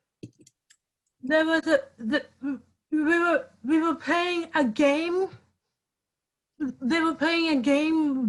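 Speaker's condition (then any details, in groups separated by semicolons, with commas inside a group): Cerebral palsy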